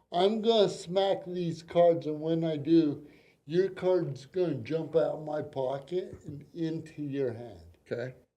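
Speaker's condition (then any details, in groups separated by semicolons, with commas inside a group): Cerebral palsy; from birth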